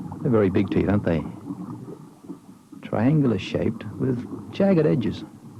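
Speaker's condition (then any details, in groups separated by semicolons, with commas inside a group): No condition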